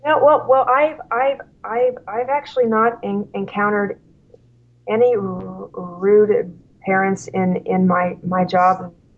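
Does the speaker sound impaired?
Yes: stuttering; severe stuttering at college start, fluency temporarily improved by drinking alcohol, works as school slp; stutters openly, cannot hide it, discloses stuttering to parents, feels in control; noticeable stuttering that cannot be hidden, more fluent when drinking then; here repeated words.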